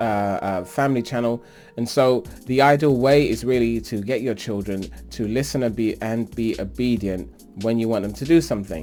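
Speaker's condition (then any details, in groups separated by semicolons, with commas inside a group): No condition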